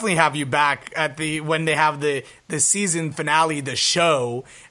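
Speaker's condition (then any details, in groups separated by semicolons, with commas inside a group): No condition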